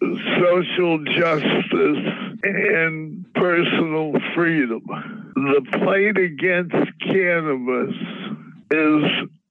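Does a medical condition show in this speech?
Yes: Parkinson's disease.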